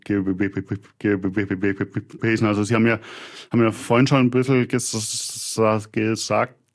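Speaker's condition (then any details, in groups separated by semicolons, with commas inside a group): Stuttering; developmental, logopedic speech therapy, constant since second grade; repeated sounds, prolonged sounds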